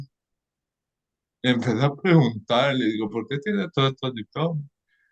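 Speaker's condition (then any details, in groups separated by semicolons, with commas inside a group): Cerebral palsy; may run out of air, not always fully intelligible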